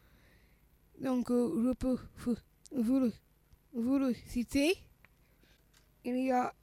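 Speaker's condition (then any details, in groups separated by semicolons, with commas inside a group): Down syndrome (trisomy 21); age 39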